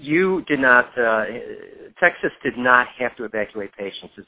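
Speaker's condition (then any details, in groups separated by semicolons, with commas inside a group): No condition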